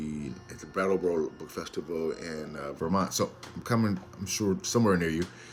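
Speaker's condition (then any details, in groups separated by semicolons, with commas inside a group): No condition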